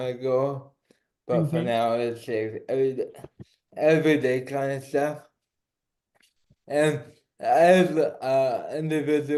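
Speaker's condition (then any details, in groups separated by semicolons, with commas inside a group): Cerebral palsy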